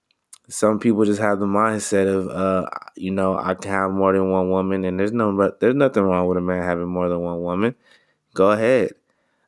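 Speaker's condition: No condition

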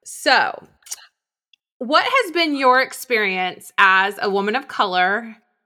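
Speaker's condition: No condition

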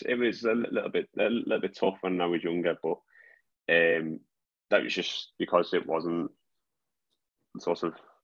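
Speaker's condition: Stammer; present since earliest memory, much worse in childhood, felt stuck, more when tired, diagnosed by speech therapist; still stammers, not particularly prominent but can be quite bad, phone calls hard; stammers on certain words and letters; repeated sounds, repeated words

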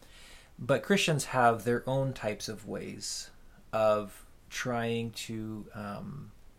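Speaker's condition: No condition

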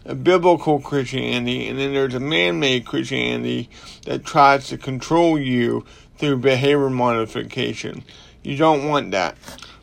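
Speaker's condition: Cerebral palsy; ongoing, not healed

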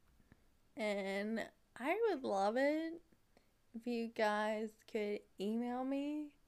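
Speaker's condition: Friedreich's ataxia; diagnosed at age 8

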